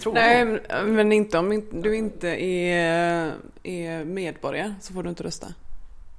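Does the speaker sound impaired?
No.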